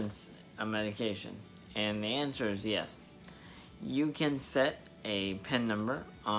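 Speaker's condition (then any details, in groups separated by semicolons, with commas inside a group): Cerebral palsy; spastic diplegia, surgery resetting both ankles and knees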